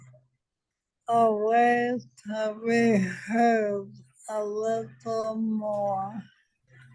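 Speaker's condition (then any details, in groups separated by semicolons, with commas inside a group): ALS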